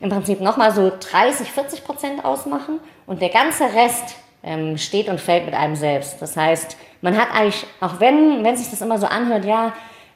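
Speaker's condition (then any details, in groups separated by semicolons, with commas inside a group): Cleft palate, mild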